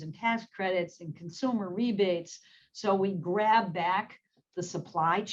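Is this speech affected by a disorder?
No.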